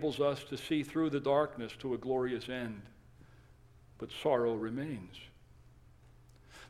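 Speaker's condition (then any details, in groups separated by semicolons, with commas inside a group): No condition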